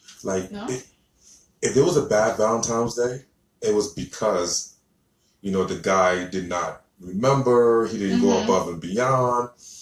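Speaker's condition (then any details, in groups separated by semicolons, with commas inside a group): No condition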